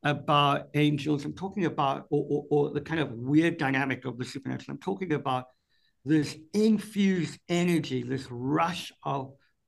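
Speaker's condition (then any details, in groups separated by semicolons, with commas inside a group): Cleft palate; speech impediment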